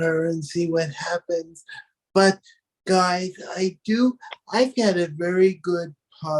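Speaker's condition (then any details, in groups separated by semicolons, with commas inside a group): Cerebral palsy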